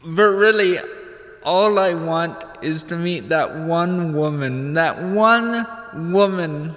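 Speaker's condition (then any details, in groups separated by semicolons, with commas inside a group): Cerebral palsy; cerebral palsy from lack of oxygen right before birth, physical effects only, slight limp, tight fingers, slow typing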